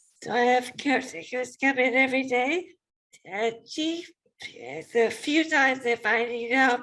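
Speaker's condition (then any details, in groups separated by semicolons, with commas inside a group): ALS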